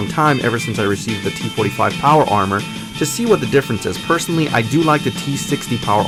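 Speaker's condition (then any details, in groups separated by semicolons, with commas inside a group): No condition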